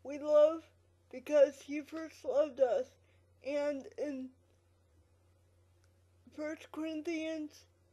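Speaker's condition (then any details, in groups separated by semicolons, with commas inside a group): Quadriplegic cerebral palsy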